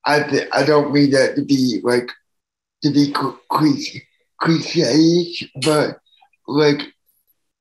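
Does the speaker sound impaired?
Yes: cerebral palsy; needs help from others.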